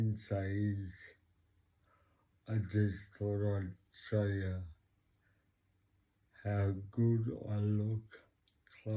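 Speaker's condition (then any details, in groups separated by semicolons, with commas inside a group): Cerebral palsy; talks slowly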